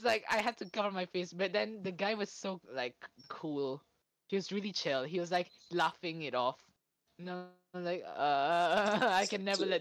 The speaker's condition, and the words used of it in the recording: Stuttering. It's just that I have a problem with stuttering.